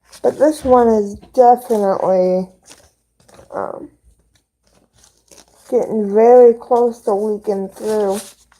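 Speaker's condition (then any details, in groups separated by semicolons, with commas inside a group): Cerebral palsy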